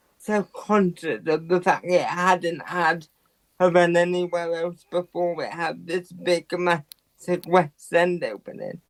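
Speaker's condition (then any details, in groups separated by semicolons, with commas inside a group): Quadriplegic cerebral palsy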